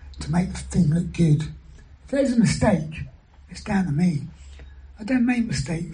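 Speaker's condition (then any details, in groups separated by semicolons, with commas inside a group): Throat cancer surgery, vocal injections; radiotherapy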